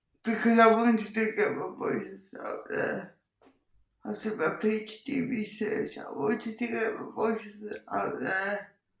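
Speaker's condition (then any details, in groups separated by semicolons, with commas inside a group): Cerebral palsy; involuntary movements, wheelchair user; speech audibly affected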